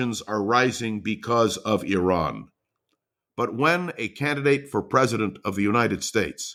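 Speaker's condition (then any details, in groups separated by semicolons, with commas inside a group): No condition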